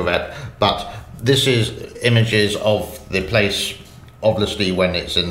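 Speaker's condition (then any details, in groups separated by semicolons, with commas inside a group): No condition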